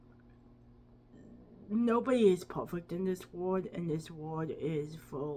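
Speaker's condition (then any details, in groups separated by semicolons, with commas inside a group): Cerebral palsy, quadriplegic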